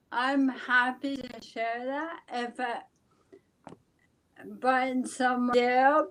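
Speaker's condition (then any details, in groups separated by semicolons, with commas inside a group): ALS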